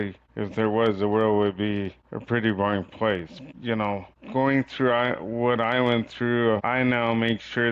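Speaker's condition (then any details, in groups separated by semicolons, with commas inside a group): Cerebral palsy; from birth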